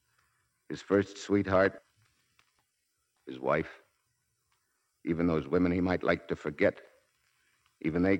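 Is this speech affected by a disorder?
No.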